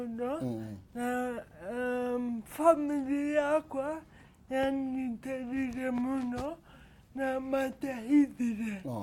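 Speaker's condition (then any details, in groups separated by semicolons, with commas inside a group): Cerebral palsy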